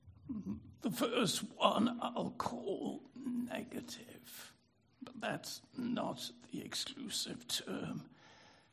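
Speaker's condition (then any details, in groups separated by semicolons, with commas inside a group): Spasmodic dysphonia; lost resonance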